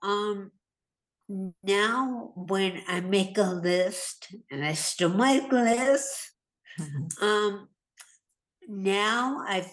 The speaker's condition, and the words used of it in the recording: Stroke. I had no problem putting my thoughts into language. And now I have trouble.